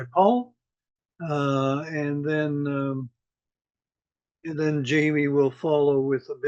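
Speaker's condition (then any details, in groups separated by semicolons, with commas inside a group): No condition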